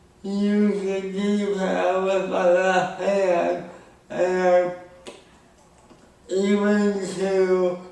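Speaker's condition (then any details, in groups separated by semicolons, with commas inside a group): Speech impairment after birth surgery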